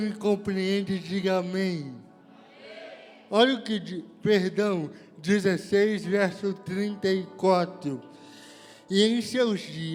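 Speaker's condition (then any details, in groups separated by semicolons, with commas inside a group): Cerebral palsy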